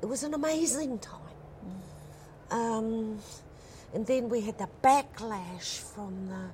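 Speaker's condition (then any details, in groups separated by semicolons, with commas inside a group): No condition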